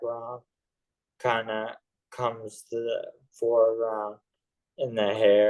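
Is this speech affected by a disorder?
Yes: ALS.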